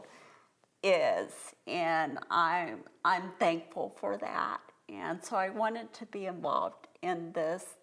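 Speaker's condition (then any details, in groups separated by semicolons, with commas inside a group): Cerebral palsy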